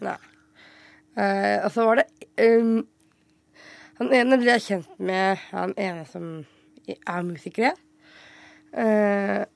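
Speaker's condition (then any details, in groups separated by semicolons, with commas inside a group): Down syndrome; congenital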